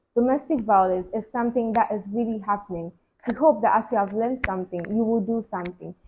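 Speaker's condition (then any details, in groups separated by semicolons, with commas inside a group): No condition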